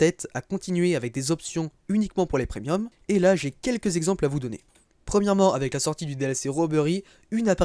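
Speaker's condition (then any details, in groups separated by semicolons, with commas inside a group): No condition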